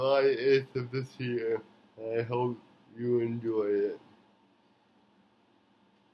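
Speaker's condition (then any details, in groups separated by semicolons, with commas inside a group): Cerebral palsy; since birth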